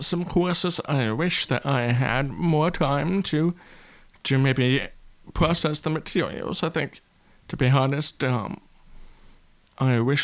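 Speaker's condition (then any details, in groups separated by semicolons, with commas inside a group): Deafness; brown cochlear implant on side of head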